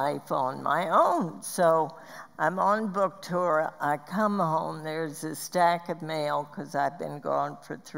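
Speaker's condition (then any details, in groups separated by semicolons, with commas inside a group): Spasmodic dysphonia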